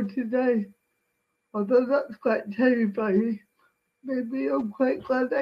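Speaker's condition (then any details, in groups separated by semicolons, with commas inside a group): Cerebral palsy; speech impediment, speaks slowly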